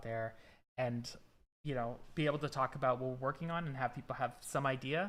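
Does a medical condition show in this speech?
No.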